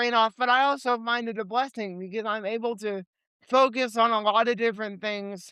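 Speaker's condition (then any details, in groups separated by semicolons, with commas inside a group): Cerebral palsy; limited mobility, legs; age 28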